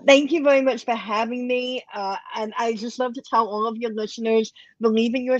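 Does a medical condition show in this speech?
Yes: cleft lip and palate, bilateral.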